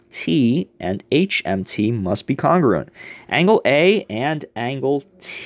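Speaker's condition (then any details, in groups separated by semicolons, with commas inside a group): No condition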